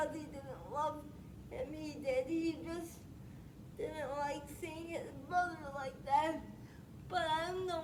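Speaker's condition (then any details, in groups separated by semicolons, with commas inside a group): Spastic quadriplegic cerebral palsy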